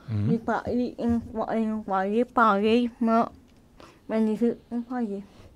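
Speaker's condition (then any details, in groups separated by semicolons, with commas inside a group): Cerebral palsy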